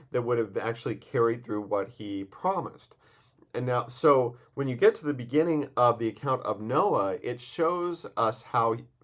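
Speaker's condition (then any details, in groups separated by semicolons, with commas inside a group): No condition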